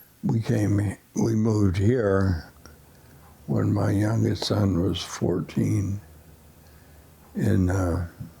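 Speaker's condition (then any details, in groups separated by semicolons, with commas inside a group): Essential tremor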